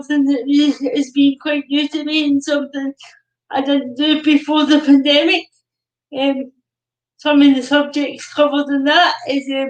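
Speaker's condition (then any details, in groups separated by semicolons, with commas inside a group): Cerebral palsy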